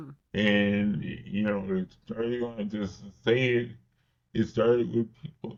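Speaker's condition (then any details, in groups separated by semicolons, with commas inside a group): Cerebral palsy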